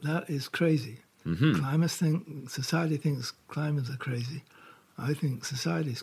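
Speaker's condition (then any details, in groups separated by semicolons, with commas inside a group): Parkinson's; no typical shaking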